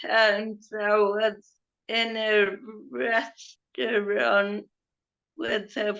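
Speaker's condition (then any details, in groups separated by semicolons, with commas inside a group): Cerebral palsy; affects speech and mobility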